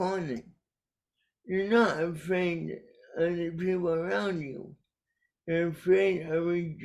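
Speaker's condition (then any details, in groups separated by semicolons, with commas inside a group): Cerebral palsy; caused by brainstem aneurysm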